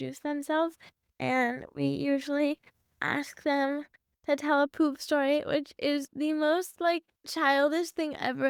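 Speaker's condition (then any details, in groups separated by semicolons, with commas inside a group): Cerebral palsy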